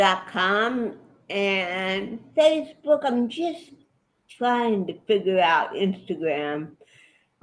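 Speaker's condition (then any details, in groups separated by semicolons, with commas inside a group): Cerebral palsy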